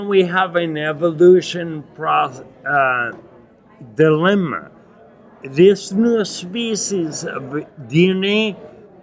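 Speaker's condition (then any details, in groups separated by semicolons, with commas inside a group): Acquired ataxia with dysarthria, acquired; Lance-Adams syndrome; difficult articulation, speaking feels like elephant on chest, gets winded, bites tongue 2-3 times daily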